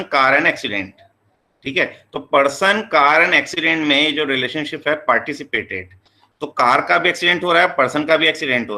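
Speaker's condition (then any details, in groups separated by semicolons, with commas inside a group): No condition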